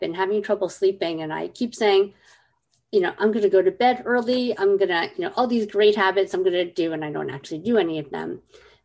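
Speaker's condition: Cleft lip and palate; congenital

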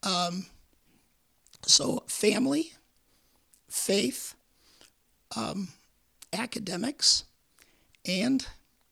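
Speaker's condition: Repeated vocal cord surgery; 25 surgeries total

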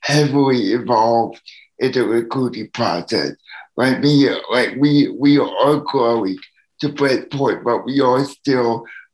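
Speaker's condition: Cerebral palsy; needs help from others

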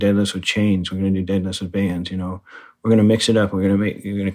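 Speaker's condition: Parkinson's disease; confirmed by second opinion

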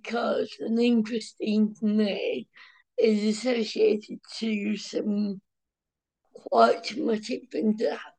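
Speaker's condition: Cerebral palsy, mild

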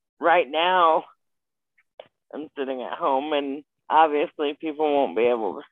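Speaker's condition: Spastic quadriplegic cerebral palsy; age 27

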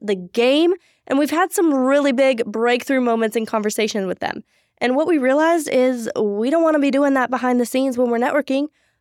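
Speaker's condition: No condition

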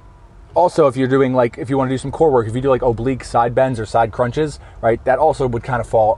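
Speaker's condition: No condition

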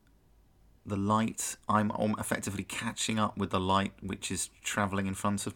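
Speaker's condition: No condition

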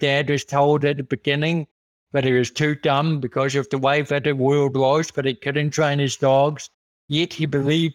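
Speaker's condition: Cerebral palsy; congenital

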